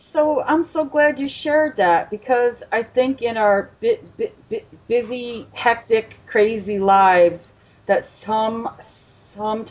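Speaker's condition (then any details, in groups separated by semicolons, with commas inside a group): Stuttering; childhood-onset stuttering, no childhood therapy, covert over 30 years, unconscious word switching, open since 2007 albany nsa chapter; very different from guest's stutter; repeated sounds, prolonged sounds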